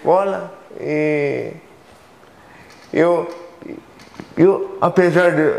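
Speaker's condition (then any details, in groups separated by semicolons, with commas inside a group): Cerebral palsy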